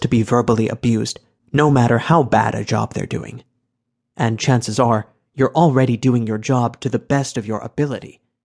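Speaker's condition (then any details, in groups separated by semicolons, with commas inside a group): No condition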